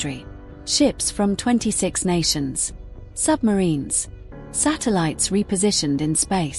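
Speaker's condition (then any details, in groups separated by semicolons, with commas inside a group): No condition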